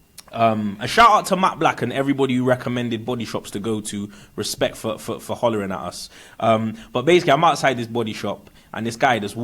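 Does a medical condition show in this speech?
No.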